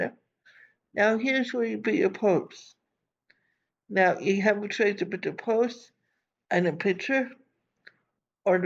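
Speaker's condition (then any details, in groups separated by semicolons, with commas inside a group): Cerebral palsy; from birth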